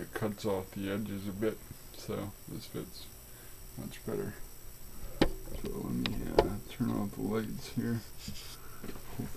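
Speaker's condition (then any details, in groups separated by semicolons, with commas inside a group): Cerebral palsy; affects gait and walking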